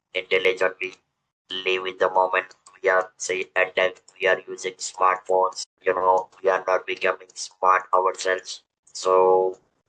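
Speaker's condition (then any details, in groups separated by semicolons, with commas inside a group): Throat cancer, electrolarynx user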